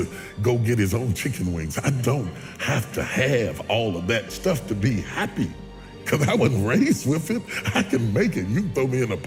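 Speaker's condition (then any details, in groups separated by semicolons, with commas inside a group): No condition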